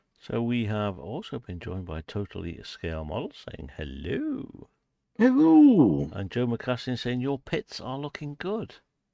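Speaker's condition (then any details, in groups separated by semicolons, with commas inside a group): No condition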